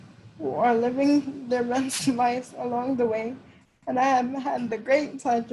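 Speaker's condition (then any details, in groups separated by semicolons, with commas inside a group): Cerebral palsy; diagnosed at 9 months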